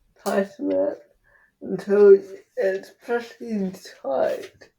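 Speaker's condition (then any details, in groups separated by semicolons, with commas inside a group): Cerebral palsy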